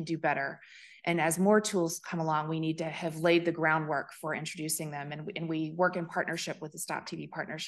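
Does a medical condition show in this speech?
No.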